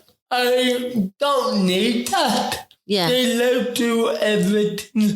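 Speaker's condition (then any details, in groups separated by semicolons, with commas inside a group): Ataxic cerebral palsy; affects talking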